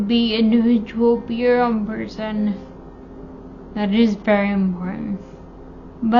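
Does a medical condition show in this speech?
Yes: Friedreich's ataxia.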